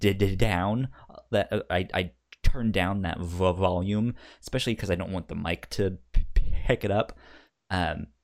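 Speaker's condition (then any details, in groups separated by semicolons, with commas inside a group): Stutter; speech impediment, past speech therapy; hears own voice through headphone monitoring while recording, finds it disorienting; therapist described costly in-ear device echoing own voice milliseconds late, said to help; repeated sounds, repeated words, blocks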